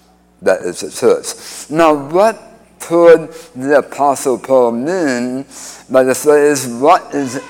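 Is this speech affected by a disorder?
Yes: speech impediment after cancer surgery; two-thirds tongue removed at Hartford Hospital.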